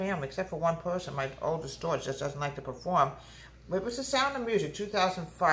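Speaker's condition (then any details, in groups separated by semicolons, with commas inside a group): No condition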